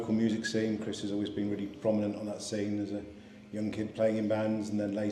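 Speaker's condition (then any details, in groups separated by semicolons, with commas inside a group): No condition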